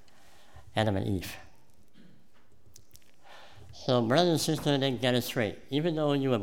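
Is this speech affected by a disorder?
Yes: cleft palate; congenital cleft palate.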